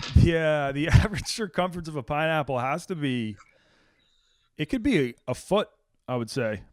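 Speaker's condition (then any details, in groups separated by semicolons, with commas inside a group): No condition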